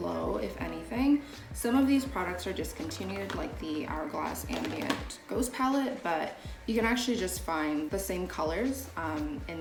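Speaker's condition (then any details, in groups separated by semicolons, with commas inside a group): No condition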